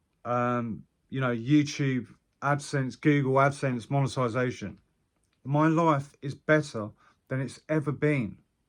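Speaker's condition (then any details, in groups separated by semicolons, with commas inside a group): No condition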